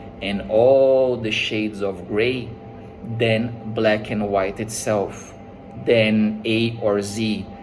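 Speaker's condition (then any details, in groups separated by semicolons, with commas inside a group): No condition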